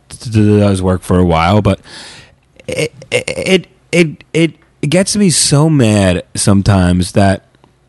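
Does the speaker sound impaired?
Yes: stuttering; past therapy to become more comfortable with stuttering, earlier fear of public speaking from stuttering; stutter-like tension when signing own name, worse under pressure or with people watching; here repeated sounds, repeated words, prolonged sounds.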